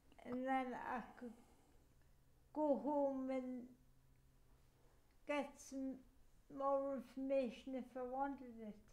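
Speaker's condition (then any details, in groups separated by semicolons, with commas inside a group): Multiple sclerosis; 15 years since diagnosis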